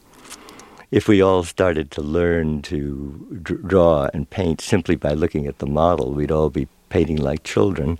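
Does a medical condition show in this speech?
No.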